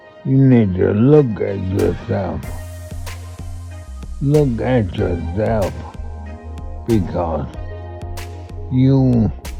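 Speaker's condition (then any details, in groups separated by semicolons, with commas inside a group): Multiple sclerosis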